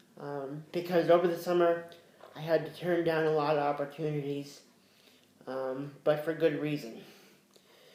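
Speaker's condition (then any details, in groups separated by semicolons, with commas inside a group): Cerebral palsy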